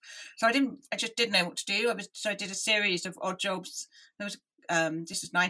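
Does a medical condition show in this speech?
Yes: deafness; deaf from early age, analog hearing aids in childhood, hopeless and unwieldy, listening took effort.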